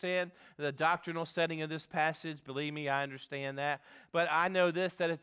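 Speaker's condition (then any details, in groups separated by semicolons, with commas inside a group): No condition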